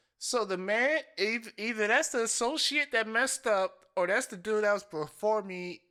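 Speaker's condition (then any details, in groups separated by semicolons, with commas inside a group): No condition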